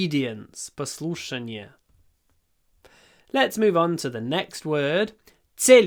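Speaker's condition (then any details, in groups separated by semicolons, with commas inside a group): No condition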